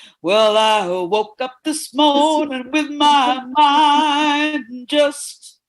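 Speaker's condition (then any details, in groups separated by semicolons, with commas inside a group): No condition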